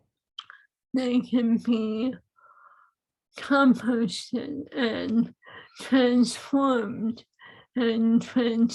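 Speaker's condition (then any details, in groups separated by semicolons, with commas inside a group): ALS; swallowing lost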